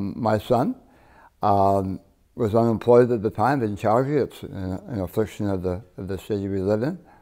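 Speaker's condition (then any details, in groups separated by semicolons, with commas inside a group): Partial glossectomy for tongue cancer; tongue cancer, one third tongue removed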